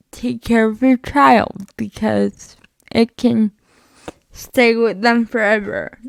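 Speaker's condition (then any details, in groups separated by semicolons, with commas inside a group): Spastic cerebral palsy, mixed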